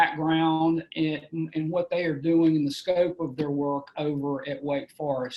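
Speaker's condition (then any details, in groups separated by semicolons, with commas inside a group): No condition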